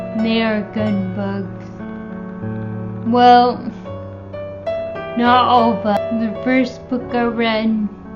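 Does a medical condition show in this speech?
Yes: Friedreich's ataxia.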